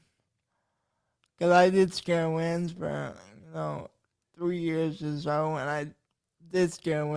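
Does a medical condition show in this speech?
Yes: cerebral palsy.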